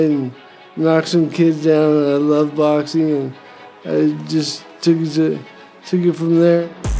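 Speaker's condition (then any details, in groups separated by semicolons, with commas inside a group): Brain injury; effects began around age 50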